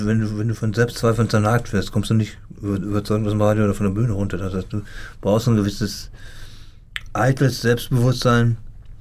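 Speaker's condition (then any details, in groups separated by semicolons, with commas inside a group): Parkinson's disease; says speech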